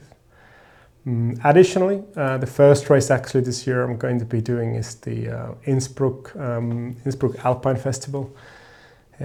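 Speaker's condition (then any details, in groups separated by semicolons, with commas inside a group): No condition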